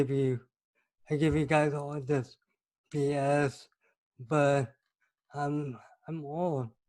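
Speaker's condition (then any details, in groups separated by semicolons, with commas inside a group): Cerebral palsy; soon after birth, brain oxygen lack, heart defect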